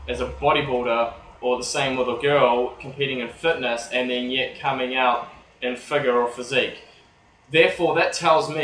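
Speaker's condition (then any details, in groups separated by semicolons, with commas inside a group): No condition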